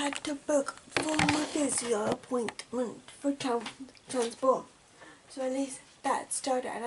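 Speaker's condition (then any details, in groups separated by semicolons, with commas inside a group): Cerebral palsy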